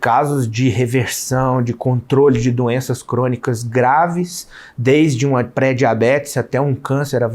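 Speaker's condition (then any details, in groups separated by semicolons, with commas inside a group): No condition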